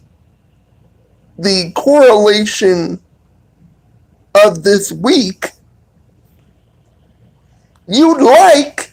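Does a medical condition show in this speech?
Yes: cerebral palsy.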